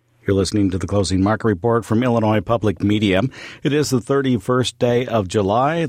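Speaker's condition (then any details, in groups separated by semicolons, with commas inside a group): No condition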